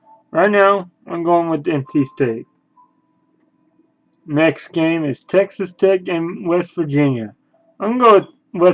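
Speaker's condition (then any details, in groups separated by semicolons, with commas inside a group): Cerebral palsy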